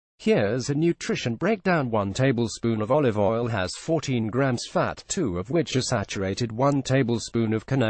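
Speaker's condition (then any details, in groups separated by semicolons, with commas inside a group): No condition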